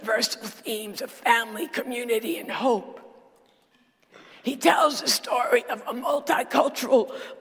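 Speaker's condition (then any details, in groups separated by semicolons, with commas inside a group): Dysphonia; sultry voice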